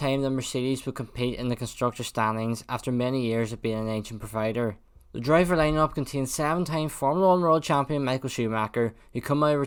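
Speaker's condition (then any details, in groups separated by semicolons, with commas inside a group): No condition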